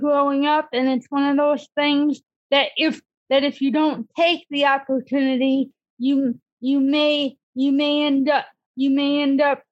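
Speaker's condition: Cerebral palsy; disability since childhood

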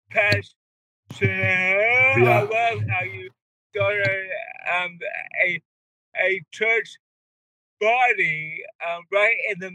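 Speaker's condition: Cerebral palsy; wheelchair user

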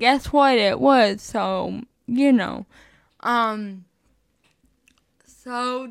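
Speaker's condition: Spastic cerebral palsy; mixed type, mostly spastic

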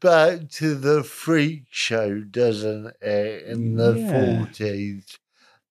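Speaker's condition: Cerebral palsy, moderate; spastic

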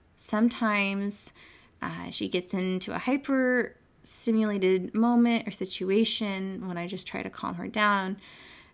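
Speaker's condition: No condition

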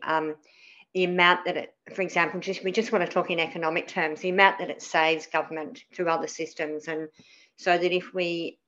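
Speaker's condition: Cleft palate; spoke differently as child

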